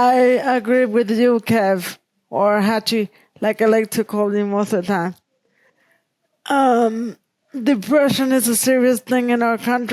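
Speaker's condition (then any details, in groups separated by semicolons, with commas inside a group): Cerebral palsy; present from birth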